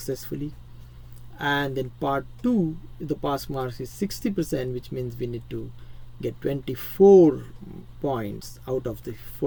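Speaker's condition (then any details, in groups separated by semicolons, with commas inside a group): No condition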